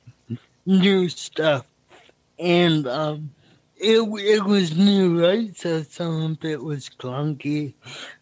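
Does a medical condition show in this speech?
Yes: cerebral palsy; noticeable speech impediment, consistent predictable speaking rate, says he is picking up host's stammer.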